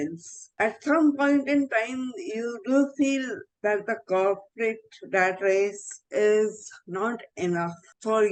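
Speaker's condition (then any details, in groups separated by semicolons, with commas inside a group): Cerebral palsy, mild; spastic left hand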